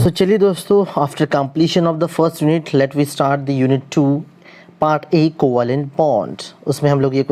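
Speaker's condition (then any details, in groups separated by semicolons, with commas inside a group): No condition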